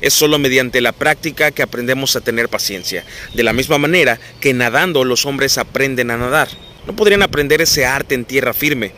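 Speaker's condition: No condition

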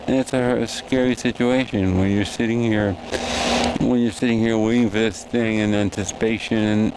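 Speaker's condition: Cerebral palsy

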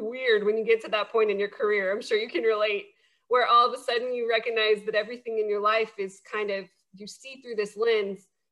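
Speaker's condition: No condition

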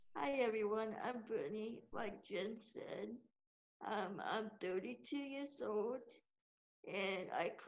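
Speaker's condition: Cerebral palsy; age 32, wheelchair user

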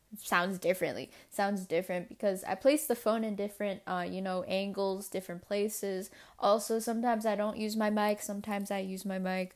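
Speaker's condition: No condition

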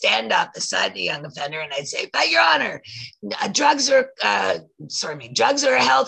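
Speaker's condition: Voice loss after throat polyp; smoker-like voice from throat surgery not smoking, whole voice affected, still recovering

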